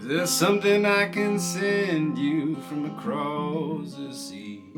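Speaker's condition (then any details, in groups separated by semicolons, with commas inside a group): No condition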